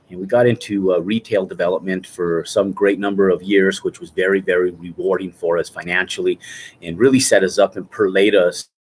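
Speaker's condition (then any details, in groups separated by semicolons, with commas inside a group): No condition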